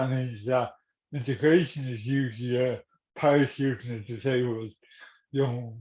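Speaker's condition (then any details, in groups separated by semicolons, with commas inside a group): Cerebral palsy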